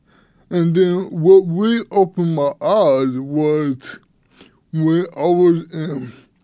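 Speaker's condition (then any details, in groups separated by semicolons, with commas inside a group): Cerebral palsy; congenital, tight muscles, affects walking and hands, takes medication, physical therapy for hands; affects speaking, would be very hard to understand without medication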